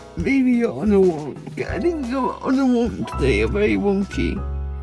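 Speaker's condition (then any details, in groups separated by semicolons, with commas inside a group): Cerebral palsy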